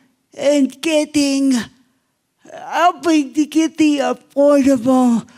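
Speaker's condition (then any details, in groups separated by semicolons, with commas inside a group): Cerebral palsy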